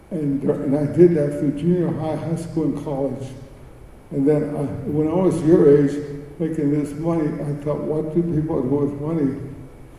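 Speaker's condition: Cerebral palsy; birth injury affecting motor skills, speech, walking and swallowing, diagnosed later in life, doctor advised never driving; choking episodes, choked on meat over 20 times, saved by Heimlich

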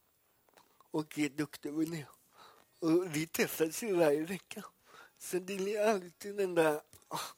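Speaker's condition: Cerebral palsy; much improved through practice

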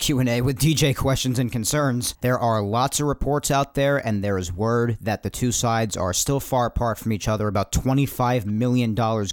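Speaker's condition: No condition

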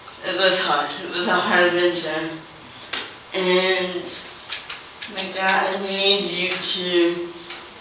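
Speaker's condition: Cerebral palsy

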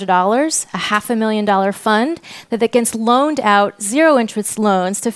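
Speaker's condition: No condition

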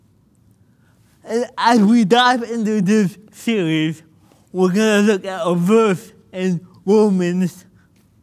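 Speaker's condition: Cerebral palsy; limited body control

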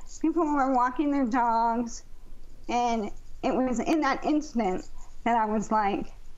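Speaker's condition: ALS; used amplifier much of the time to be heard

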